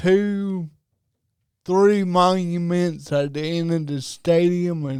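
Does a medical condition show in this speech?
Yes: cerebral palsy; diagnosed at about age two.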